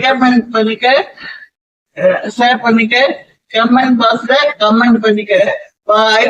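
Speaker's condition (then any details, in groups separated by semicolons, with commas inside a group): Cerebral palsy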